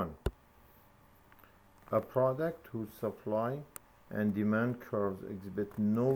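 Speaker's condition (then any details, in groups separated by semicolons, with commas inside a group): No condition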